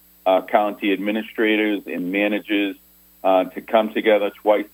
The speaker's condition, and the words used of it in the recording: No condition.